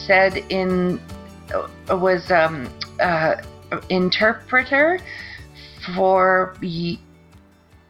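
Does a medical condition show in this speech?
Yes: aphasia after stroke; aphasia caused by stroke; cannot work now, recordings edited in Audacity to cut pauses and mistakes; word-finding trouble, many pauses and mistakes, non-fluent, speaking tiring like translating, fluent voice only briefly.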